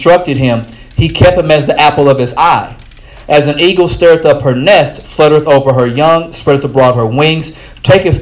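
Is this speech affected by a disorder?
No.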